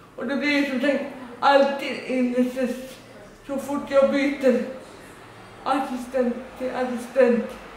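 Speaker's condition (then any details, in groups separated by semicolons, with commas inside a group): Dyskinetic cerebral palsy; severe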